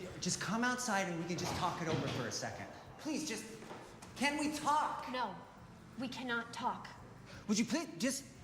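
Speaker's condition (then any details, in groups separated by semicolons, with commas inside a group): No condition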